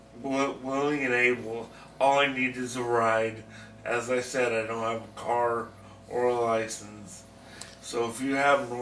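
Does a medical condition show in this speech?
Yes: brain injury; accident; years after accident at 18.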